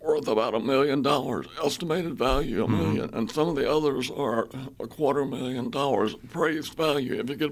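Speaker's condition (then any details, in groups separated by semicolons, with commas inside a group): Spasmodic dysphonia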